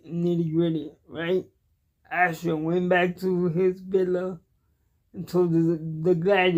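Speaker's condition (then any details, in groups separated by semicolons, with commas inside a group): Cerebral palsy; cannot walk, uses wheelchair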